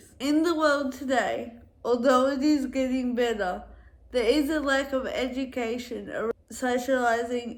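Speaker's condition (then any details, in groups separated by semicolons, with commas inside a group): Cerebral palsy; affects walking and speech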